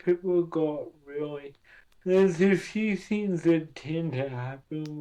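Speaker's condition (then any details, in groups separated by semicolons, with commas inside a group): Cerebral palsy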